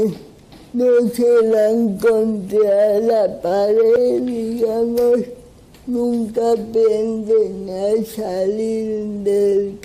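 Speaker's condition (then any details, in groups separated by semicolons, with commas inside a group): Cerebral palsy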